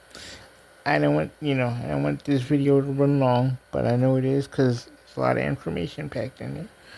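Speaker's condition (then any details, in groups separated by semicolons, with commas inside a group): Cerebral palsy; diplegia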